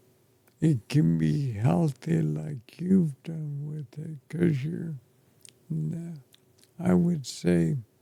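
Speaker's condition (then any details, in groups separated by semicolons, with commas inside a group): ALS; affects chest and throat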